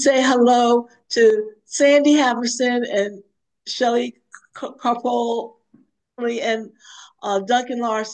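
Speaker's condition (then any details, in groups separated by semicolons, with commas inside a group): Stutter; acquired after aspiration in sleep, ventilator about 6 months or longer, then rehab; relearned walking and talking in rehab, still stutters; repeated sounds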